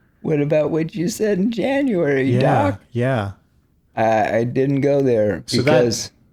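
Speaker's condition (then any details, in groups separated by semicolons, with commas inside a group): ALS; progressive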